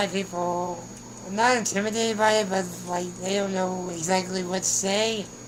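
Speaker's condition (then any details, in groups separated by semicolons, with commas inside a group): Spinal muscular atrophy; tracheostomy, tongue and mouth muscles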